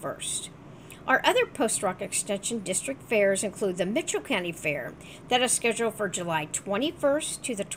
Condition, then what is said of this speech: No condition.